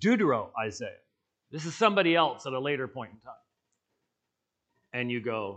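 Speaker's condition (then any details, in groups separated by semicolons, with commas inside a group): No condition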